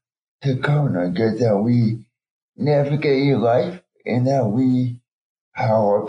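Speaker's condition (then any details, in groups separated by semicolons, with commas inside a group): Cerebral palsy; types about 10 words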